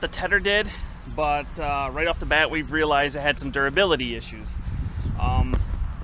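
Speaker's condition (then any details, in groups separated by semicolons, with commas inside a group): No condition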